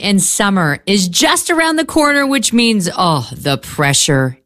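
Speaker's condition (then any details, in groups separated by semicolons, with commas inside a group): No condition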